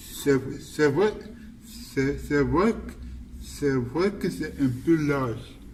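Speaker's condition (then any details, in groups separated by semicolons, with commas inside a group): Cerebral palsy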